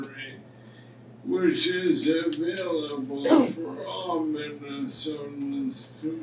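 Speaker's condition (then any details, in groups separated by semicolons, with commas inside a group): ALS; speech difficulty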